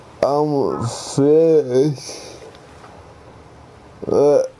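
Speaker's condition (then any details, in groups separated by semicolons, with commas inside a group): Cerebral palsy; one hand affected; atypical speech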